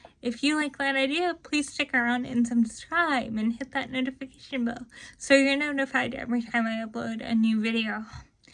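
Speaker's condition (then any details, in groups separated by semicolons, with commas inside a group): Cerebral palsy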